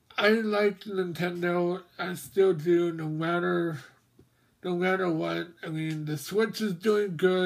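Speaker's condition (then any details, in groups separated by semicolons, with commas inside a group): Mobius syndrome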